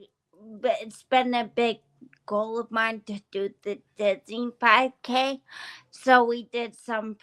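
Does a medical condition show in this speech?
Yes: brain injury from boulder; initially unintelligible, improved with practice.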